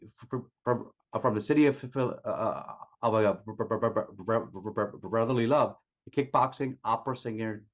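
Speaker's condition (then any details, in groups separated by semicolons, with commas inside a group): Stutter; stutter since childhood, severe growing up, singing to avoid talking; age 50, still stutters, occasionally gets stuck, uses speech structure and techniques to manage blocks; trouble with l, sometimes r, cannot always say own name, inserts pauses, fillers; repeated sounds, repeated words, prolonged sounds, blocks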